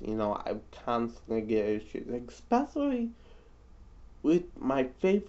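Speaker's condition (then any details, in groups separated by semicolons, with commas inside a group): Cerebral palsy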